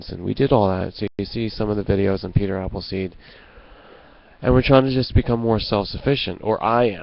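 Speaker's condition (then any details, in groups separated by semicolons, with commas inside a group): No condition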